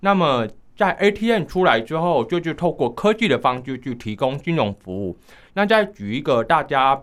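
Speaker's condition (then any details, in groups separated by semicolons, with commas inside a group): Hearing impairment, mild; unusual high-frequency hearing loss, low frequencies near normal, market hearing aids largely ineffective, uses atypical assistive device; underwent speech rehabilitation therapy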